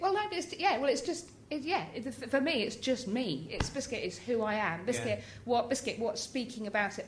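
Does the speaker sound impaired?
Yes: Tourette's; tics since about age six, neurological, believed inherited, intensified in early 20s, no wish for pill to stop tics; tics much more noticeable than in childhood, tics fluctuate and change over time; swearing tics like fuck it, random word tics like hedgehog, salad, geronimo.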